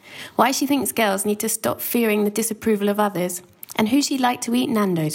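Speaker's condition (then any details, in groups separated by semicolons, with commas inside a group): No condition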